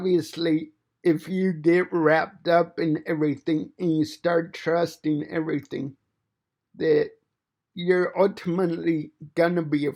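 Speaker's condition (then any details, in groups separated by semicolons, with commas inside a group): Cerebral palsy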